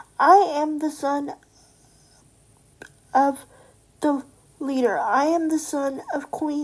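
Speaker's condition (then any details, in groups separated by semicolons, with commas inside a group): Cerebral palsy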